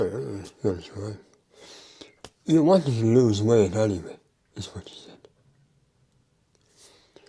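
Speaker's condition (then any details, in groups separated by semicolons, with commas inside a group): Mouth cancer; large part of mouth removed, opening into nasal passage; diagnosed within past year, awaiting surgery to close opening; altered speech after surgery, more resonance when nasal opening blocked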